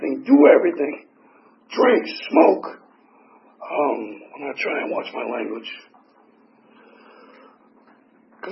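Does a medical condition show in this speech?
Yes: tracheotomy; tracheotomy for 4 years, 8 surgeries; tracheotomy still in place.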